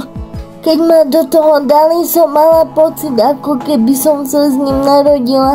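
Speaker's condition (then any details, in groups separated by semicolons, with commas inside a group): Cerebral palsy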